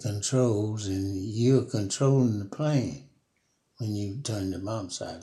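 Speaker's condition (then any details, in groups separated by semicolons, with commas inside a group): Parkinson's disease; never broken a bone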